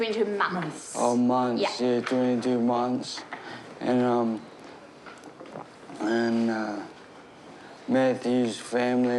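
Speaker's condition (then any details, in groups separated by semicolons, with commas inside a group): Traumatic brain injury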